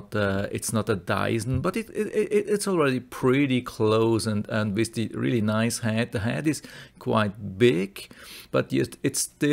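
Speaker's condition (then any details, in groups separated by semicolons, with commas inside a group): No condition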